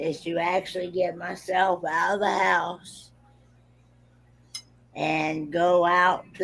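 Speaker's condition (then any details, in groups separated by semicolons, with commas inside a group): Cerebral palsy; malformed internal organs; voice recovering, sore throat after intubation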